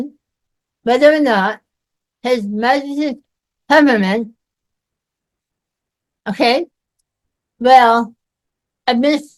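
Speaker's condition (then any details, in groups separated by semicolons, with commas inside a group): Myasthenia gravis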